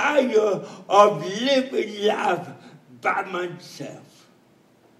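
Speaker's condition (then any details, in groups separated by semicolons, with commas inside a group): Cerebral palsy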